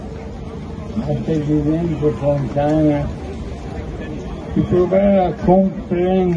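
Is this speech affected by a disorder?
Yes: ALS; bulbar form.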